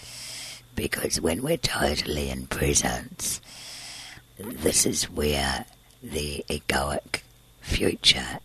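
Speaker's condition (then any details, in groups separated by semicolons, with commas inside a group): Tracheostomy and scarred vocal cord, laryngeal cysts, surgical vocal cord scarring; breathes through tracheostomy tube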